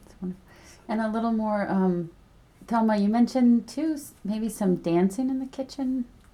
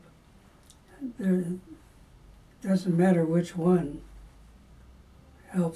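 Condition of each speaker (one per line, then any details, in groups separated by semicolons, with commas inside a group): No condition
Parkinson's disease; first diagnosed Lewy body, then essential tremor, affects hands; symptoms about five years, hand problems eight years, hyperbaric therapy; voice very foggy, briefly had regular voice two months ago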